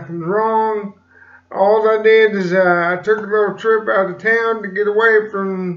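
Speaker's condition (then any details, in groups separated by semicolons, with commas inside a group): Cerebral palsy; slight speech impediment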